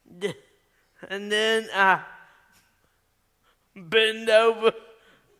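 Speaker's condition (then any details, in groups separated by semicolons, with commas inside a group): Cerebral palsy; allow straightening arm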